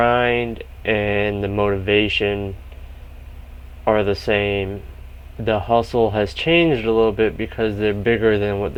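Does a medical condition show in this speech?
No.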